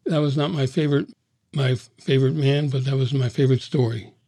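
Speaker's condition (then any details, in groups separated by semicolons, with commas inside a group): Parkinson's disease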